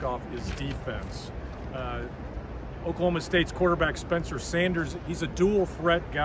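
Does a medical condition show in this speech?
No.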